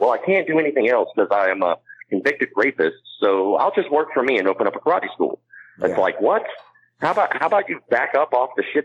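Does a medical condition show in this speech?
Yes: cleft palate; congenital cleft palate.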